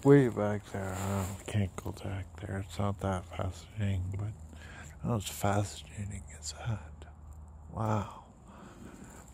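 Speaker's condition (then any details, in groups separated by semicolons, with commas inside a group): Ataxia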